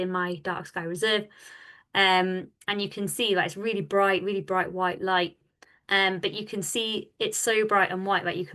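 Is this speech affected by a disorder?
No.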